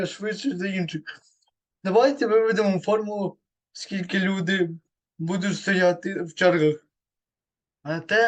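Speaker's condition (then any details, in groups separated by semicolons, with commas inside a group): Cerebral palsy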